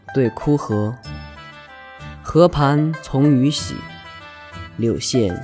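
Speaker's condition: No condition

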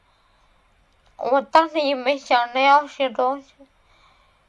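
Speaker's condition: Cerebellar atrophy, hereditary; uncle and aunt died of it

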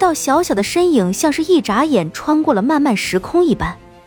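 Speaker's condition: No condition

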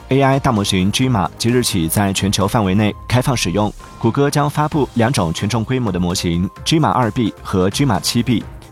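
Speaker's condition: No condition

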